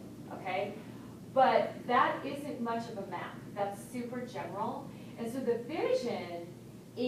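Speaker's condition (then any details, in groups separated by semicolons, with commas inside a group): No condition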